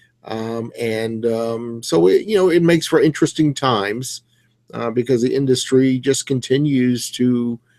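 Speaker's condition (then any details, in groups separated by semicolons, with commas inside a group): No condition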